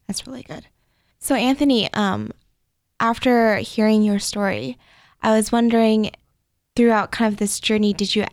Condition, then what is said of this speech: No condition.